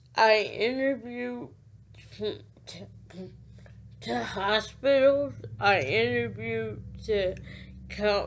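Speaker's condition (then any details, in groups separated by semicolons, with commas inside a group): Cerebral palsy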